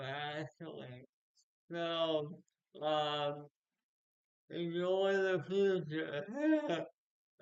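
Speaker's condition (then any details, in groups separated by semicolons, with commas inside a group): Speech impairment after birth surgery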